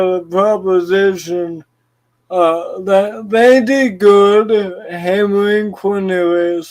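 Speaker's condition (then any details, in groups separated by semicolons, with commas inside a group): Cerebral palsy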